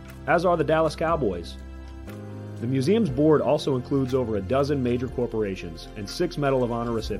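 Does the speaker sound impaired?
No.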